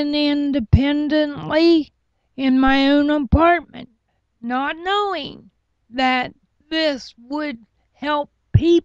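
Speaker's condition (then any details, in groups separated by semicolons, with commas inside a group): Cerebral palsy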